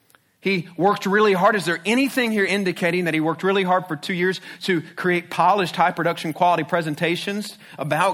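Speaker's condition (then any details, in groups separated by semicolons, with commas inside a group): No condition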